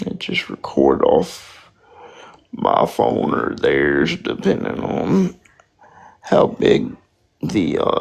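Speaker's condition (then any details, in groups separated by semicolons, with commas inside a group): Spastic quadriplegic cerebral palsy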